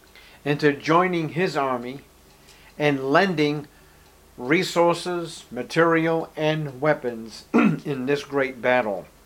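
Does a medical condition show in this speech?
No.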